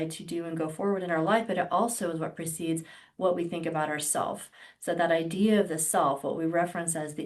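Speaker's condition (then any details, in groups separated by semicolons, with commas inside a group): No condition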